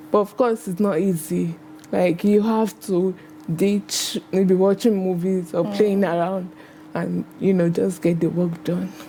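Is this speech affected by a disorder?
Yes: cerebral palsy.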